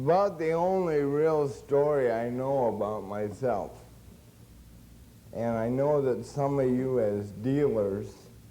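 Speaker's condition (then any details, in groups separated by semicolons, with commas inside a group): Cerebral palsy; since birth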